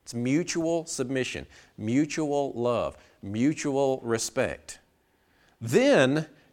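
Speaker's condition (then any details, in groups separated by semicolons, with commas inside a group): No condition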